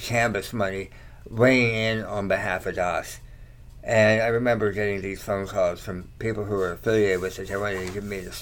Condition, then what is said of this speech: Tongue cancer surgery. Anyway, I can talk okay. There's a slight slur.